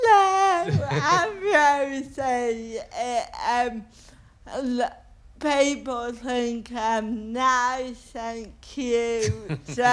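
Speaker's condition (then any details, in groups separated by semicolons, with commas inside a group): Cerebral palsy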